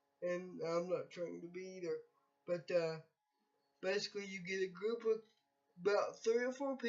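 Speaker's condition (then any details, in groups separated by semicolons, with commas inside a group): Cerebral palsy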